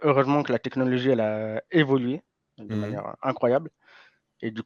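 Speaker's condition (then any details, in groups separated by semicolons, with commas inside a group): Hearing impairment from birth, congenital; lip reading since birth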